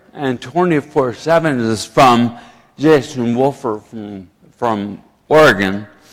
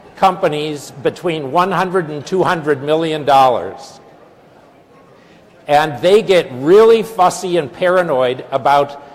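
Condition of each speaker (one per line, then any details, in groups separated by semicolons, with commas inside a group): Ataxia; slurring and poor speech
No condition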